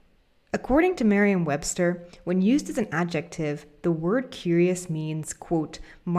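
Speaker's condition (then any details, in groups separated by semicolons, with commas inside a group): No condition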